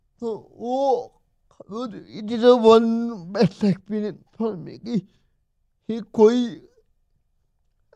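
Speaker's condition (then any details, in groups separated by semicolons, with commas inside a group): Cerebral palsy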